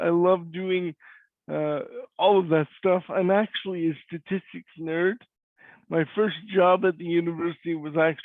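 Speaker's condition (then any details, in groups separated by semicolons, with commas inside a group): Cerebral palsy; voice is different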